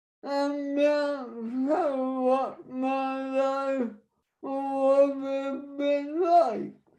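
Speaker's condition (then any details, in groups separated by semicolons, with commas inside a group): Traumatic brain injury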